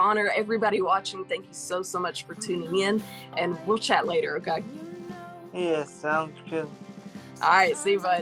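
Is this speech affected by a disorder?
No.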